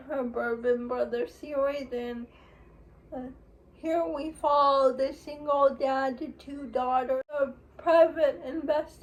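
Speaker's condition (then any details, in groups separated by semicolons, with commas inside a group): Cerebral palsy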